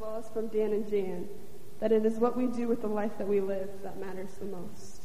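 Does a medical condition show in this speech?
No.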